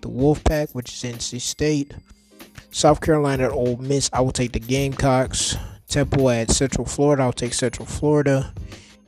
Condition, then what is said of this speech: None; typical speech.